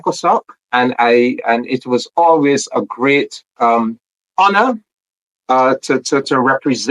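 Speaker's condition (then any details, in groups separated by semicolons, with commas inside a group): No condition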